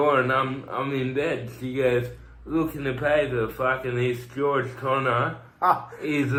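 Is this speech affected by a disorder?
Yes: cerebral palsy; from birth, tight muscles.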